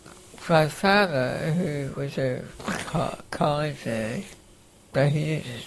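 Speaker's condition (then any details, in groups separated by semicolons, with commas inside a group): Facioscapulohumeral muscular dystrophy, facioscapulohumeral (FSHD); diagnosed about age 10, named facioscapulohumeral form in late 20s, early prognosis life to 14-19; uses respirator; respirator pump wheezing audible in recording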